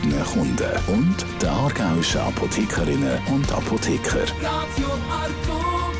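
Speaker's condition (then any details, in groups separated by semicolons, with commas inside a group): No condition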